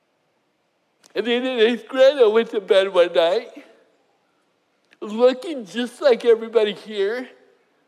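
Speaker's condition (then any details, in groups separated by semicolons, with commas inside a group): Cerebral palsy; no longer wheelchair-bound after reported healing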